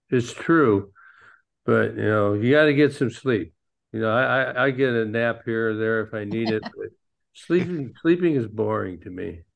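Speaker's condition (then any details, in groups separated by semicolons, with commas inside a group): Parkinson's disease; pickleball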